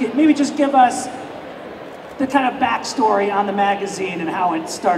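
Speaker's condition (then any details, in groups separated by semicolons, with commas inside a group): No condition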